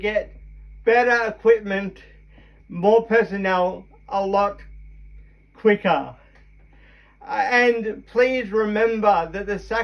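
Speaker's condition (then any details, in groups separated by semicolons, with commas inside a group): Cerebral palsy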